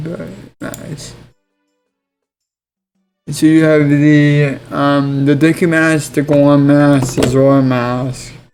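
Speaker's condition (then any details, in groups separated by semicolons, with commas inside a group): Cerebral palsy; affects legs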